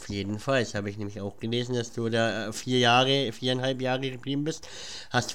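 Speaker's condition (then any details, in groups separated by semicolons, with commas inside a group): Cleft palate; cleft palate present since childhood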